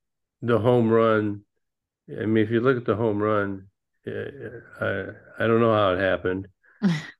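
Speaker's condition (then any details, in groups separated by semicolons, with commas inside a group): Parkinson's disease; bowling as activities to help with Parkinson's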